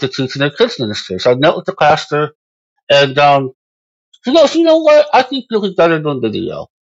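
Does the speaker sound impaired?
Yes: Moebius syndrome; congenital, facial nerves undeveloped, cannot smile or frown, eyes cannot move side to side, turns head to read; a little hard to understand, certain letters hard to pronounce.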